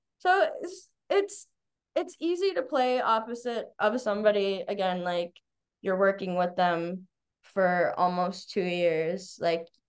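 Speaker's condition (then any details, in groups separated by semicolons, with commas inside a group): No condition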